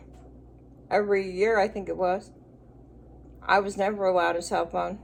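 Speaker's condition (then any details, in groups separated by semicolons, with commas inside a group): Cerebral palsy; speech noticeably atypical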